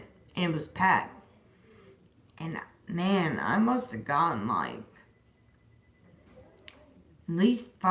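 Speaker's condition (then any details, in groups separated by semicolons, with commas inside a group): Disability causing slurred speech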